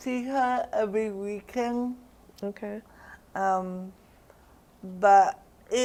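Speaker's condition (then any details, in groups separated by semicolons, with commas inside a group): Cerebral palsy; diagnosed around age one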